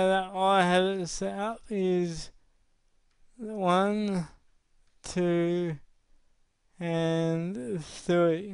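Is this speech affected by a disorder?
Yes: cerebral palsy.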